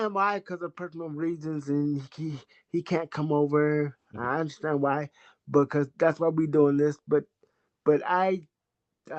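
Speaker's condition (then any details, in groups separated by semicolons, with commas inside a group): Cerebral palsy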